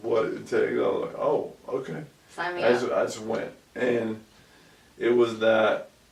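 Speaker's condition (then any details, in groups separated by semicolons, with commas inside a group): ALS; about 2 years since onset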